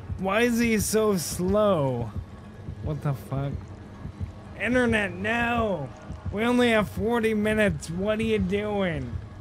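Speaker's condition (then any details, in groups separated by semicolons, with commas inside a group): ALS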